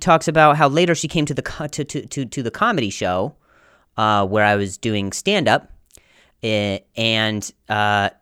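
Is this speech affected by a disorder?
Yes: stutter; poor posture, crooked gait; including during stand-up; here repeated sounds, repeated words.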